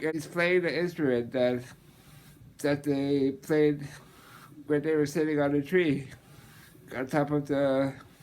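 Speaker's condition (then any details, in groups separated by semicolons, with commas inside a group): Muscular dystrophy, Duchenne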